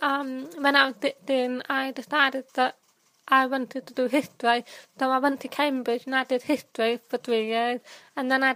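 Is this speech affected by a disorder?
Yes: deafness; deaf from birth, hearing aids from birth, cochlear implant at age 11, no family deafness; uses cochlear implant, lip reads by preference, hears speech without lip reading, struggles with background noise; learned to speak with residual hearing, taught by mother, a trained teacher of the deaf, missed vowels before implant.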